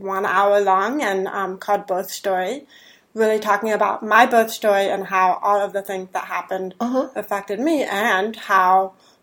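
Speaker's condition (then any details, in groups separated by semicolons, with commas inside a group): Deafness; hears men's voices better than women's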